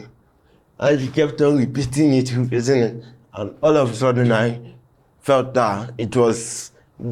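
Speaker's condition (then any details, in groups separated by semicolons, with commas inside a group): Cerebral palsy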